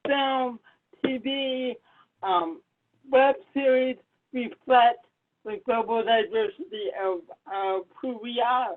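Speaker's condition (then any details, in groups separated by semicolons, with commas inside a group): Cerebral palsy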